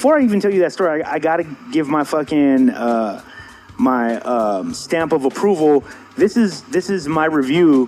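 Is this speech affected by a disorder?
No.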